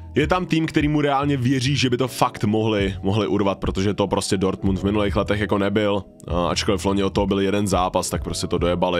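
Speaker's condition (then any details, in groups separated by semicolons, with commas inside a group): No condition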